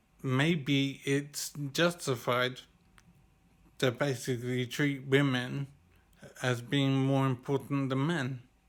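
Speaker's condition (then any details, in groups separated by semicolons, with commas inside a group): Brain injury; severe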